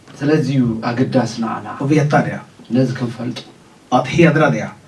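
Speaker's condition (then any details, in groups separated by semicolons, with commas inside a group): No condition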